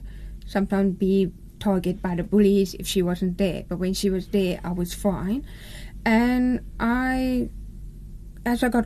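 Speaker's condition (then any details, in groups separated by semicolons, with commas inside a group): Profound hearing loss; congenital, hearing aids from 8 months, bilateral cochlear implants, first implant at 27; learned to speak by oral method at Carl De Toy deaf school, speech rehabilitation after implant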